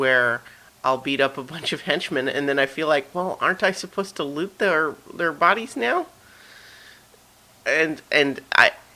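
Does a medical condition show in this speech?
No.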